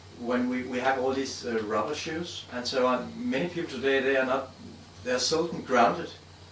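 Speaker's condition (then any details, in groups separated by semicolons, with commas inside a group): No condition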